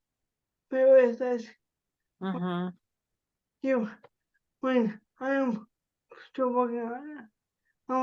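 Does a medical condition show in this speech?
Yes: cerebral palsy; spasticity.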